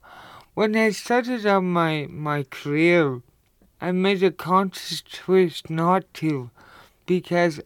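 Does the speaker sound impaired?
Yes: cerebral palsy; cerebral palsy since childhood, visible, impaired coordination, did not operate heavy farm machinery.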